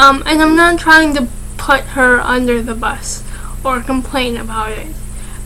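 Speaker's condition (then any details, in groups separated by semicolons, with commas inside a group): Cerebral palsy, mild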